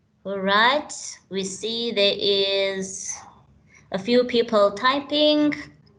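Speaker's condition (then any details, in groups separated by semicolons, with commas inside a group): No condition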